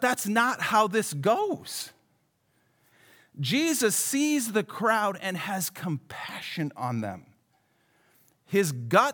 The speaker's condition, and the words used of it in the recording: No condition.